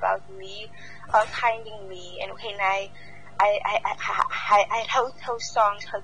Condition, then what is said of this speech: Stuttering. I have a stutter, and I started my music journey in 2016.